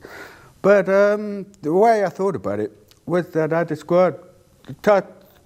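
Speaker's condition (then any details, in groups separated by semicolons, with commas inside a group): Deafness; cannot hear own voice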